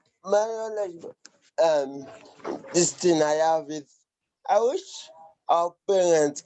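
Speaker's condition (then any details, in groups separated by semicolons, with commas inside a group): Cerebral palsy; present since birth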